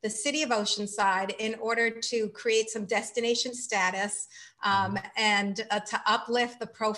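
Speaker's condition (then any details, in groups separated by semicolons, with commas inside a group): No condition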